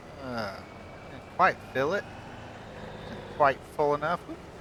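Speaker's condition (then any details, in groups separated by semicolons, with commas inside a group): No condition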